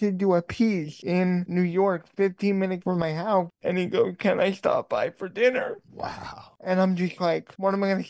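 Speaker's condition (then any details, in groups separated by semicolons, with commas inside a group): Spastic quadriplegic cerebral palsy; diagnosed age two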